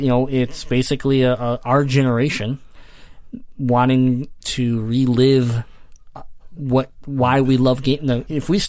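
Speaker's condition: Cleft palate; congenital

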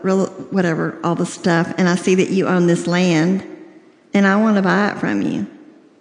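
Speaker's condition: Cleft lip and palate, severe

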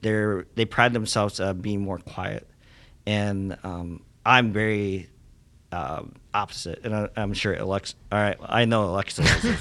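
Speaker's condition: Cleft lip and palate; congenital

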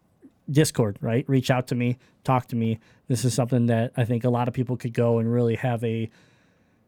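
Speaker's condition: Cleft palate; many surgeries

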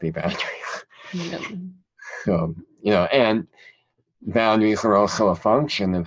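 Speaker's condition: Cleft palate; present since childhood

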